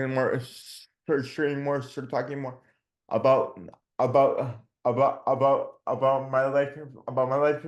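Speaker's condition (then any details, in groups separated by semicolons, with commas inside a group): Dystonia; childhood onset, involuntary movements and muscle contractions; progressively worsening since childhood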